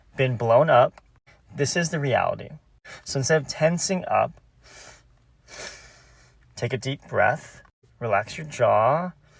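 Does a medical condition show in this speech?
No.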